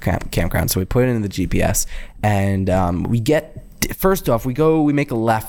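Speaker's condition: No condition

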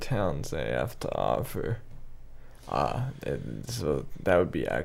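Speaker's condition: Cerebral palsy, spastic quadriplegia

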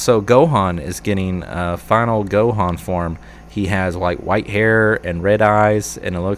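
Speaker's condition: No condition

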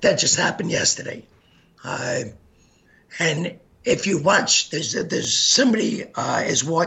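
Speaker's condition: Gunshot injury to voice box; shot 15 times

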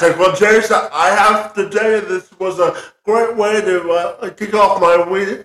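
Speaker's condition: Cerebral palsy; muscles lost faster without regular activity

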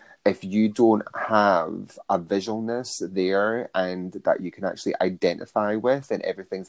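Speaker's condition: Stammer; says m a lot, still speaks in front of large groups; prolonged sounds

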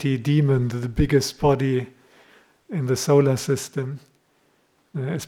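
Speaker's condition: No condition

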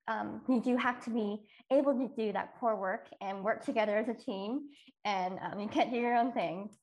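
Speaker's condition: Cleft lip and palate

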